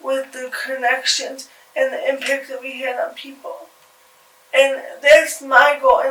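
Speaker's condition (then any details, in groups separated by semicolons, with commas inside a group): Cerebral palsy; from birth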